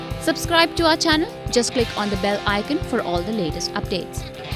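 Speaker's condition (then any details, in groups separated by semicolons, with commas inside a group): No condition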